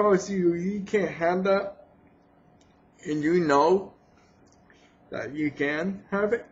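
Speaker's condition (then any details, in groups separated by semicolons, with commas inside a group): Cerebral palsy; has had surgery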